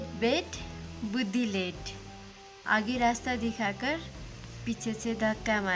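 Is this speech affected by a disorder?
No.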